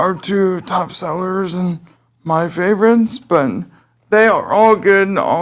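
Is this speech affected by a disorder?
Yes: cerebral palsy; able to speak.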